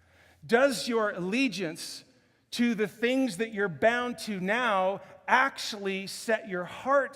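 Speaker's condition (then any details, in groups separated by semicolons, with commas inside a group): No condition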